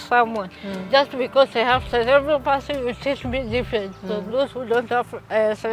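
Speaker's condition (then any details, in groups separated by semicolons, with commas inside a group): Cerebral palsy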